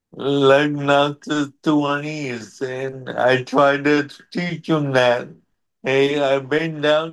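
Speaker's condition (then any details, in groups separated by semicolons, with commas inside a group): Cerebral palsy; wheelchair over the years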